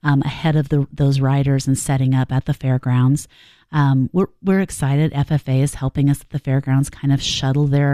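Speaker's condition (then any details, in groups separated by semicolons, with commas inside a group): No condition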